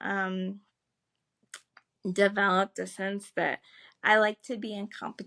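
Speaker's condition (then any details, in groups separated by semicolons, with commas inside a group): Cerebral palsy; spastic legs, premature birth breathing problems; able to speak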